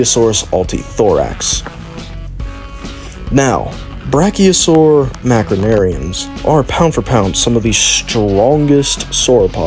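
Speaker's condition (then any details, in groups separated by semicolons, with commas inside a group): No condition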